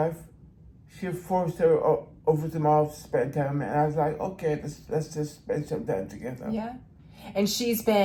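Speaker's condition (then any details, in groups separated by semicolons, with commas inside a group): Brain injury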